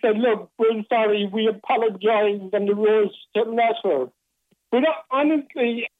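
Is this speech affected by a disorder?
Yes: Parkinson's disease; hand tremor first noticed about five years before diagnosis, diagnosed by neurologist; speech difficulties during working years, phone calls hardest, ridiculed by client over speech.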